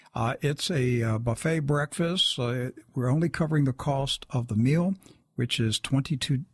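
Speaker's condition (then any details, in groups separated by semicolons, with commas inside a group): No condition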